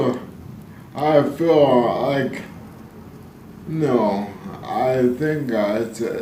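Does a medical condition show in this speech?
Yes: ALS; severe violent spasticity, intrathecal baclofen pump, essential tremor; off medication, uses wheelchair, collapses on standing, spasticity easing; voice lost, breathing trouble after pump surgery, now louder, clearer.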